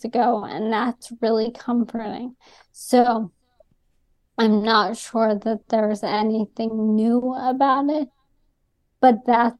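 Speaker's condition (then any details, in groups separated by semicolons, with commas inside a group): ALS; noticeable on podcasts and shows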